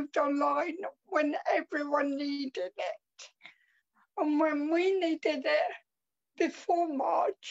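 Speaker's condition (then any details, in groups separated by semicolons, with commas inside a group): Cerebral palsy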